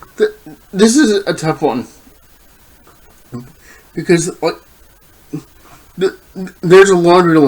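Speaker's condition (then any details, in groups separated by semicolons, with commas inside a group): Cerebral palsy, spastic diplegia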